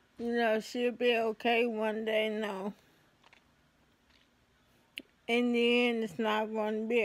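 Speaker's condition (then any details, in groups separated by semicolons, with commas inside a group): ALS; affects hands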